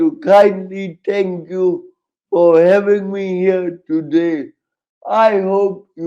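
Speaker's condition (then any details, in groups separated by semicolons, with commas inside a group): Cerebral palsy, severe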